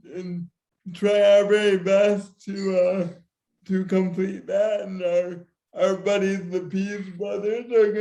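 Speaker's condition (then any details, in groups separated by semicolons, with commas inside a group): Severe cerebral palsy; severe, affects walking and mobility; speech problems predicted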